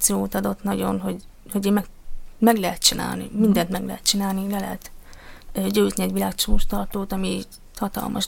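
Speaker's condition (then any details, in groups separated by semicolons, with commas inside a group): Deafness; cochlear implant 2.5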